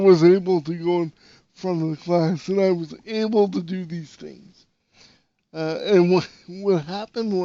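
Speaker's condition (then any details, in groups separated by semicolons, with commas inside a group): Cerebral palsy; power wheelchair user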